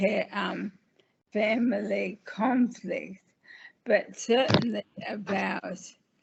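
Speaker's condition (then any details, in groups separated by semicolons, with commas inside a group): Motor neurone disease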